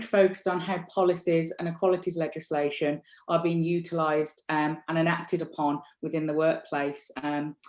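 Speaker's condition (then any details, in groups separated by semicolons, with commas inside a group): No condition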